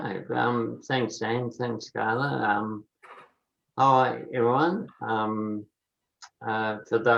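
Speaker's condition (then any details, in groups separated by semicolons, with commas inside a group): Motor neurone disease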